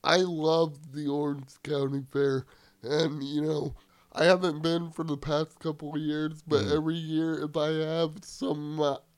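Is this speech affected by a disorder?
Yes: cerebral palsy; wheelchair user.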